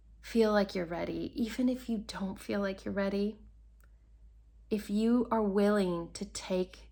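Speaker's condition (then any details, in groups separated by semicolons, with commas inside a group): No condition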